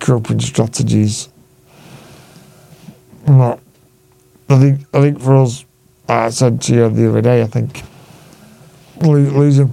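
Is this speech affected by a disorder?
Yes: Duchenne muscular dystrophy; night ventilator, past punctured lung on night ventilator, week in hospital, painful breathing in, healed itself.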